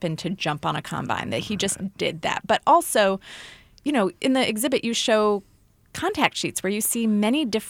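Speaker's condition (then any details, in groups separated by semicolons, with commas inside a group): No condition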